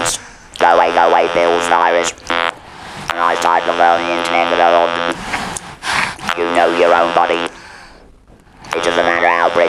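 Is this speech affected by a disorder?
Yes: laryngeal cancer with laryngectomy.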